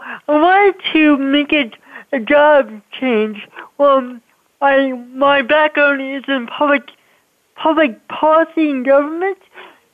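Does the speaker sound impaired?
Yes: cerebral palsy; congenital, impacts movement and speech, part c speech therapy.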